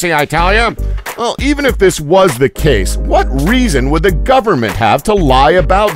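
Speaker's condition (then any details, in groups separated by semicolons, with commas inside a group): No condition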